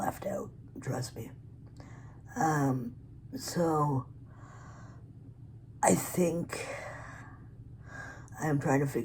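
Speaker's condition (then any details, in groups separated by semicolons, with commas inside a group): Cerebral palsy; physically disabled; articulate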